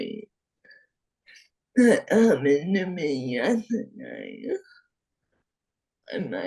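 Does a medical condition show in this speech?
Yes: Friedreich's ataxia.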